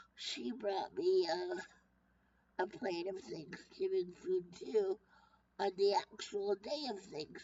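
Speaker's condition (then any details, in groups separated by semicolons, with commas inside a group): Brain injury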